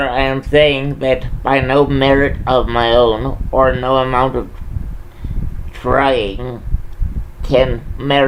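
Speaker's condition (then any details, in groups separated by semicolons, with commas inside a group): Cerebral palsy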